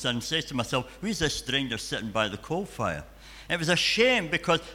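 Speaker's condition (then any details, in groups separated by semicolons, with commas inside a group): Cleft palate and cleft lip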